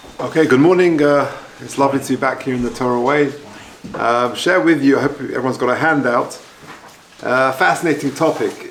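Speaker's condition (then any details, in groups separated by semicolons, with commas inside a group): No condition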